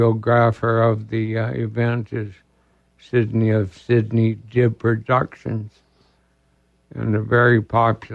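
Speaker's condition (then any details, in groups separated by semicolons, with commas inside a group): ALS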